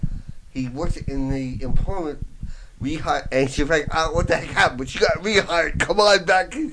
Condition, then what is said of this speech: Brain injury. That's because I have a bit of a speech impediment.